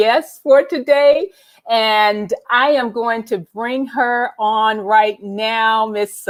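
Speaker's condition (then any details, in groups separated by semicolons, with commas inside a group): No condition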